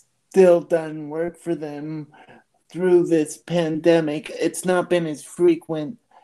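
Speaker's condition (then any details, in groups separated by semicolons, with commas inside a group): Cerebral palsy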